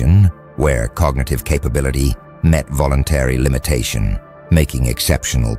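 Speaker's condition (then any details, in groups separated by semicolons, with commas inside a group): No condition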